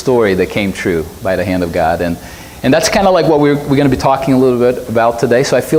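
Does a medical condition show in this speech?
No.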